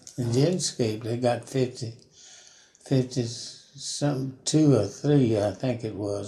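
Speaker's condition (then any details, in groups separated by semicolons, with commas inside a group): Parkinson's; about 5 years since onset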